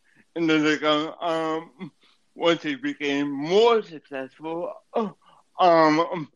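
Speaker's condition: Cerebral palsy; affects speech

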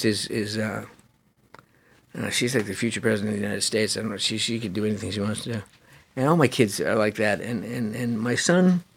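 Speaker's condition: Parkinson's disease; young onset

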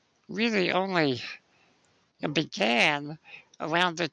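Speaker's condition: Spinal muscular atrophy; lifelong wheelchair use

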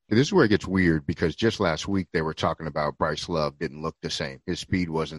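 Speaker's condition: No condition

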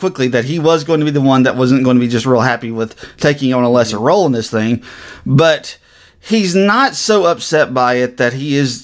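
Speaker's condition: No condition

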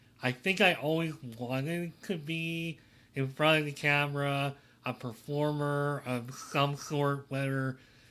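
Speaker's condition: Cleft lip and palate

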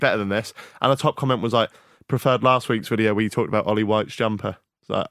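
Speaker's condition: No condition

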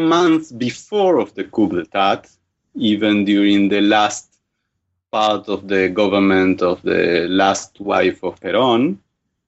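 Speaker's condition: No condition

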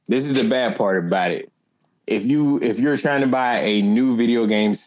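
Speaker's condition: No condition

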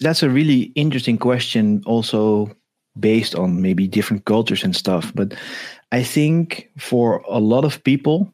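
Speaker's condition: No condition

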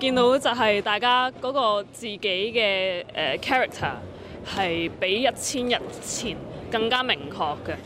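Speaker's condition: No condition

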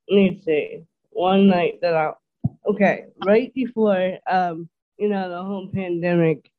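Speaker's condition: Dysarthria; speech impediment

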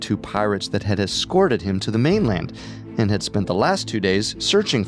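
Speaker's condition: No condition

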